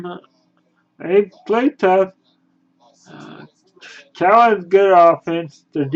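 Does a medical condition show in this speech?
Yes: cerebral palsy.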